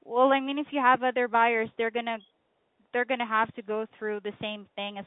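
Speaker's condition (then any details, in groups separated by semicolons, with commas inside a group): No condition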